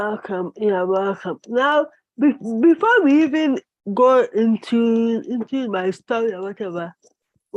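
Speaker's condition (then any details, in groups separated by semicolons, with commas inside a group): Cerebral palsy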